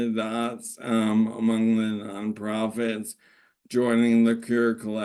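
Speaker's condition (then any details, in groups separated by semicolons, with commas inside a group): ALS; normal a year ago, no longer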